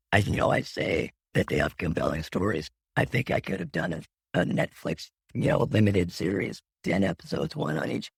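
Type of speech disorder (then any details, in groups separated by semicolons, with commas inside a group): Speech with a voice prosthesis; laryngectomy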